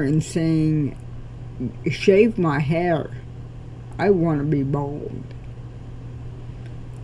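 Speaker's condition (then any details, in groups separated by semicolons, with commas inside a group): Cerebral palsy; cannot walk, crawls to get around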